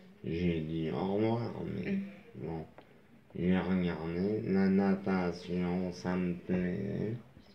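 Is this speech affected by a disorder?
Yes: traumatic brain injury; moped accident.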